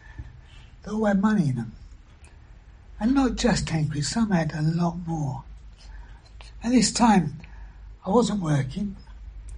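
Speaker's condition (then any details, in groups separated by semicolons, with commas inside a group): Throat cancer surgery, vocal injections; two or three words per breath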